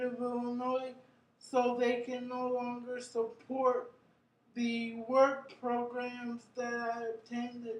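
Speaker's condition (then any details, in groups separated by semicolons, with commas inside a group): Cerebral palsy; brain injury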